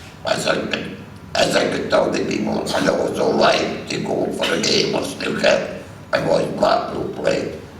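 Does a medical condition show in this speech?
Yes: voice box removed; laryngectomy, larynx removed.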